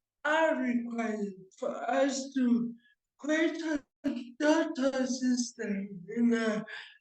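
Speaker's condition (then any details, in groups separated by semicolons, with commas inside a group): Cerebral palsy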